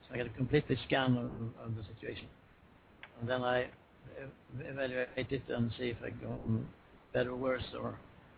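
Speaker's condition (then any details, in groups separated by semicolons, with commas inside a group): Parkinson's disease; tremor early in interview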